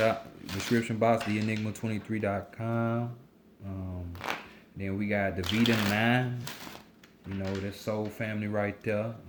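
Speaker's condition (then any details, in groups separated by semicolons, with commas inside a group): No condition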